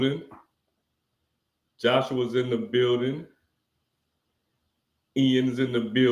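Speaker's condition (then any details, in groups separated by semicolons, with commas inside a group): No condition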